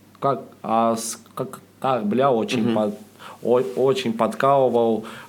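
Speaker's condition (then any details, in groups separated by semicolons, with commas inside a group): Stuttering, mild; persistent stutter, unable to get rid of it; stand-up comic, opens sets with jokes warning about stutter; slight stutter, sound and part-word repetitions, blocks, fillers, self-interruptions; repeated sounds, repeated words, prolonged sounds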